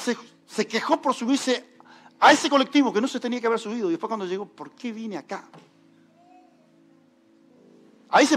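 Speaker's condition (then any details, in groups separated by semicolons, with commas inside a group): No condition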